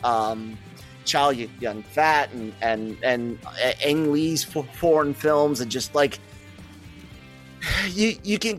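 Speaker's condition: Stutter; stutters more when aware of own speech, fluent on autopilot, focusing on tips or tricks triggers stuttering; repeated sounds, prolonged sounds

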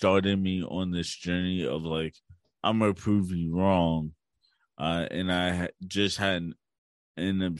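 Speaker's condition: Cerebral palsy; since birth

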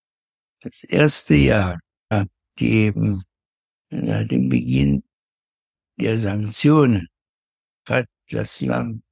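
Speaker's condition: Parkinson's disease; enormous forgetfulness; forgets words mid-sentence

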